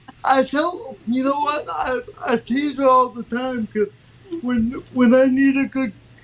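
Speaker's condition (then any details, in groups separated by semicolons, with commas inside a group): Cerebral palsy; from birth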